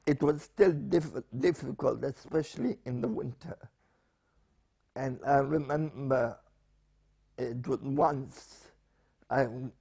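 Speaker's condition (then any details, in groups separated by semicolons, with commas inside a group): Spastic paraplegia with essential tremor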